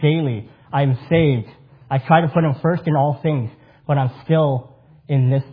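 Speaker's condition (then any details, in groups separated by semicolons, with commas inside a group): Cleft palate; congenital cleft palate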